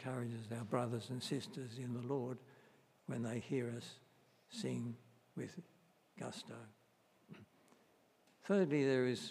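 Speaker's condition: Parkinson's disease; unpredictable effects

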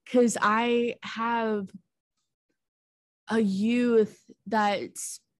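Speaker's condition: Stuttering; stuttering with blocks, slowly accepting stutter; sees therapist; gets stuck, word and part-word repetitions, saying own name still hard; prolonged sounds, blocks

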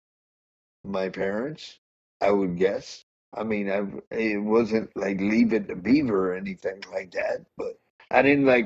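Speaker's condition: Cerebral palsy; said to be able to speak

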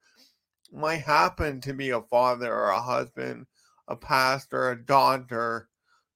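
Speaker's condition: Cerebral palsy; affects walk and speech

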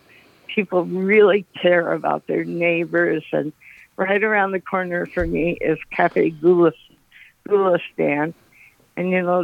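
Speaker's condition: Parkinson's; recent onset

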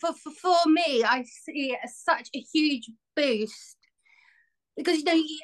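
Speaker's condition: Stammer; adult-onset stammer with tics, progressed over time; stammer always changing, shifting escape behaviours, formerly blew raspberries, worse with anxiety; repeated sounds

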